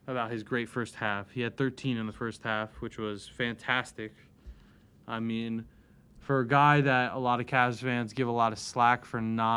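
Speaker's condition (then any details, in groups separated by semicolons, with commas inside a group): No condition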